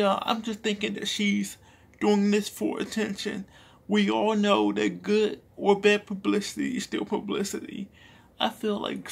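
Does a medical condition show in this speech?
Yes: cerebral palsy; speech is not the best.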